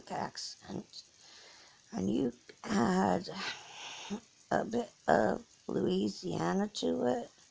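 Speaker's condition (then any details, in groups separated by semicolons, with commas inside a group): Cerebral palsy; from birth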